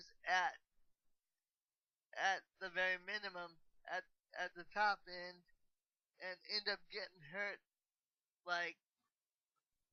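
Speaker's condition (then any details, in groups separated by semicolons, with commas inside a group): Cerebral palsy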